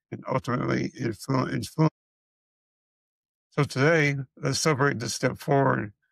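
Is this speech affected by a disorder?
Yes: multiple system atrophy.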